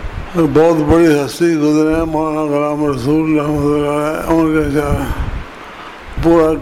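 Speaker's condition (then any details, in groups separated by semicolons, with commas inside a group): Difficulty speaking; self-reported difficulty speaking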